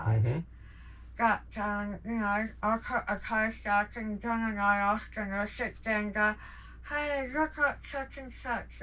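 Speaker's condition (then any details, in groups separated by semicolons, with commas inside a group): Jaw cancer surgery; tracheostomy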